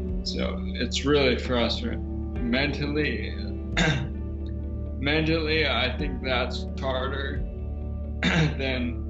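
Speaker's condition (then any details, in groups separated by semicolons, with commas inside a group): ALS; about 50 pills each morning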